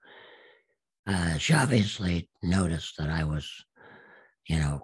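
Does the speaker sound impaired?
Yes: absent vocal cords; still practices speaking.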